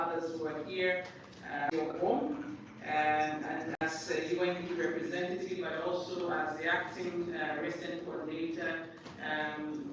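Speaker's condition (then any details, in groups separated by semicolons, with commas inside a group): No condition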